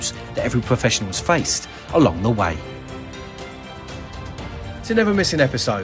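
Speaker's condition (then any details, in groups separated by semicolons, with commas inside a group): No condition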